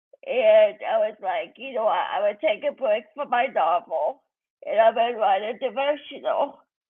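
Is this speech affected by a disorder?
Yes: cerebral palsy.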